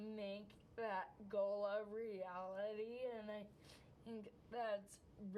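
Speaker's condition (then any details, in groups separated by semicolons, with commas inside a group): Cerebral palsy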